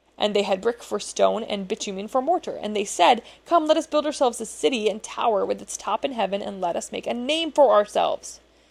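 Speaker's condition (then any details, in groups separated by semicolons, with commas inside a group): No condition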